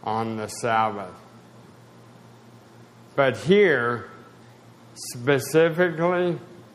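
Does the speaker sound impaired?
Yes: spasticity, mild.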